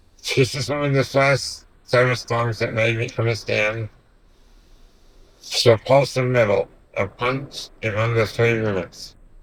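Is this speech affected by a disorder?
Yes: Duchenne muscular dystrophy.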